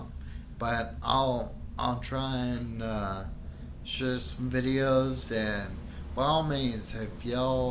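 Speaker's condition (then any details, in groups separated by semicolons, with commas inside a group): Friedreich's ataxia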